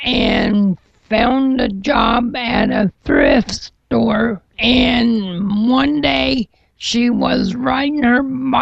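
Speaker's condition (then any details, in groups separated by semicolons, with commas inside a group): Cerebral palsy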